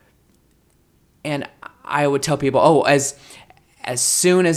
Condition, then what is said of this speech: Stuttering. So the outward appearance that was happening was by trying not to stutter, by trying to hide stutter, like that was reinforcing that speech pattern of tension and struggle.